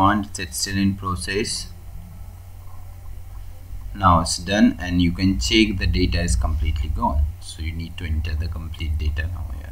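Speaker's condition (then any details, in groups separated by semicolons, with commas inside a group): No condition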